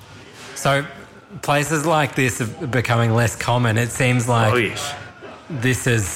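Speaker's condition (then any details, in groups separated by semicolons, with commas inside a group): No condition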